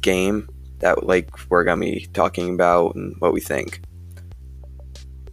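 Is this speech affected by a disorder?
No.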